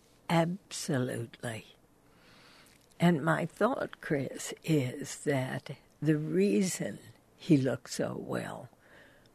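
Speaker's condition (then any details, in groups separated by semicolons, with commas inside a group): Spasmodic dysphonia; requires hard work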